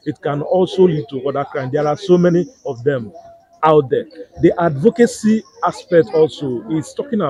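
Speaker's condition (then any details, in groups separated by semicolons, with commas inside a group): No condition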